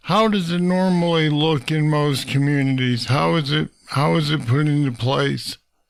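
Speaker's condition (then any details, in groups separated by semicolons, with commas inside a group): Parkinson's disease; deep brain stimulators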